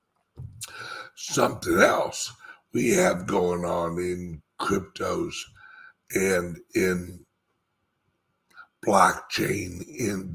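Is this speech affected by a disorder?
Yes: speech impediment; slight speech impediment.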